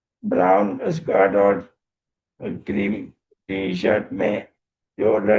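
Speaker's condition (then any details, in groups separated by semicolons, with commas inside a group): Motor neurone disease; voice strong and loud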